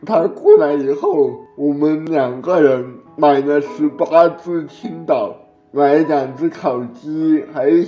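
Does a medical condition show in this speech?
Yes: cerebral palsy; some words unclear despite great effort to speak clearly, edited for fluency, childhood drooling from delayed saliva swallowing.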